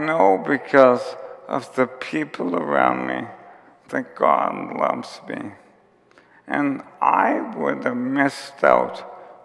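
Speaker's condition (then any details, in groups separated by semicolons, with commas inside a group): ALS; onset with tiredness and clumsiness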